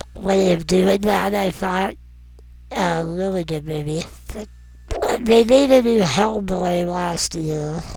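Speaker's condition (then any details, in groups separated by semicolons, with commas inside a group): Non-progressive muscular dystrophy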